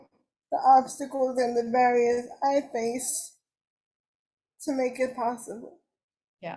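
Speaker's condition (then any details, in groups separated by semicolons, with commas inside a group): Cerebral palsy; uses wheelchair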